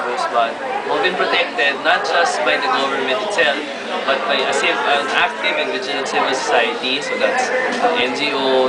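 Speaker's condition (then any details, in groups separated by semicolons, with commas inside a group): No condition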